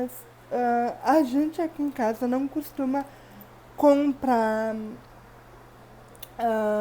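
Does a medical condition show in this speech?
Yes: cerebral palsy.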